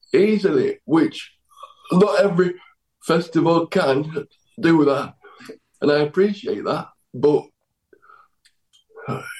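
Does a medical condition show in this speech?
Yes: cerebral palsy; cerebral palsy affecting left side.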